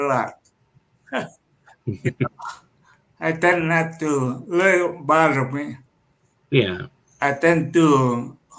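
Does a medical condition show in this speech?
Yes: cerebral palsy.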